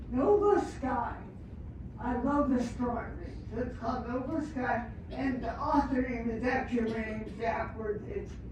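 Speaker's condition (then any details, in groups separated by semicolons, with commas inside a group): Traumatic brain injury; speech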